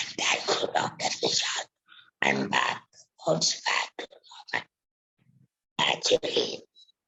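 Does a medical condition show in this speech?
Yes: laryngectomy for vocal cord cancer; laryngectomy, voice prosthesis.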